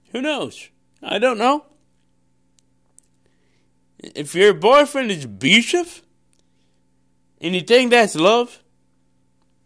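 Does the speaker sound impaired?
Yes: cerebral palsy; congenital cerebral palsy, born with condition.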